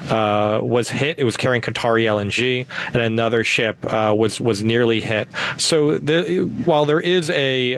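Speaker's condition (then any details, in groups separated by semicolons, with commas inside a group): No condition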